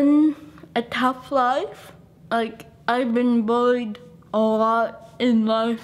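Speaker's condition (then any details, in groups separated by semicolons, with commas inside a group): Cerebral palsy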